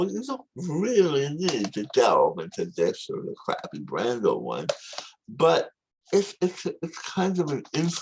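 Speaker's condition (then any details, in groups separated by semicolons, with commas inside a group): Tongue cancer surgery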